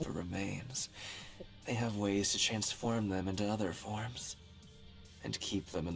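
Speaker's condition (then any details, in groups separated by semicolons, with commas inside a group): No condition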